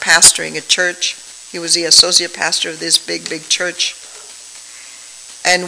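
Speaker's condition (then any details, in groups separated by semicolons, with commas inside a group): No condition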